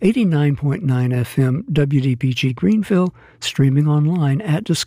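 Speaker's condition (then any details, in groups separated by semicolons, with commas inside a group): No condition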